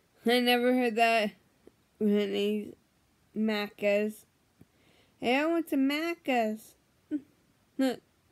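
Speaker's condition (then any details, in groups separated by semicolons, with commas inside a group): Brain injury; memory problems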